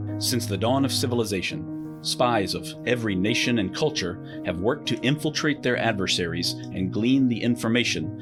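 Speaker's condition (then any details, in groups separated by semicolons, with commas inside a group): No condition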